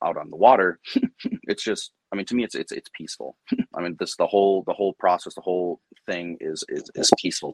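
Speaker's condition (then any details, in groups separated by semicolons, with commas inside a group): Tourette syndrome; hereditary from father's side, tics long suppressed by nicotine from smoking since age 18; motor tics returned days after stopping Nicorette gum, vocal tics 2-3 weeks later, few years ago; involuntary vocal tics audible during talk, first a loud cough or huff, stop when intently focused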